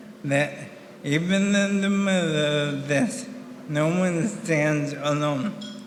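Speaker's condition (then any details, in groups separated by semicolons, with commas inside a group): ALS; about 1.5 years since diagnosis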